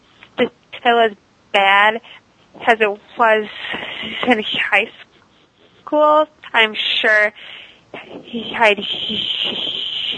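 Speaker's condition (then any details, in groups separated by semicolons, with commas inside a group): Stuttering; very severe third grade, speech therapy helped core; prolonged sounds, blocks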